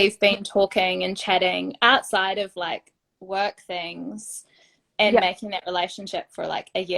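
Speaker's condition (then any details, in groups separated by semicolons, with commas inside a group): No condition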